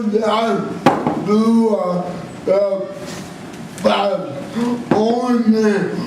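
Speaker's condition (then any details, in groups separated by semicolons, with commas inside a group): Cerebral palsy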